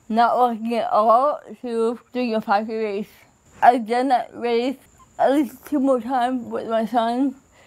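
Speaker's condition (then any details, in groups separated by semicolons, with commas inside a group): Cerebral palsy; from birth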